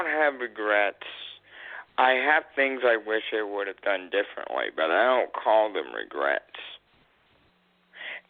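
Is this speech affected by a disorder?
Yes: cerebral palsy.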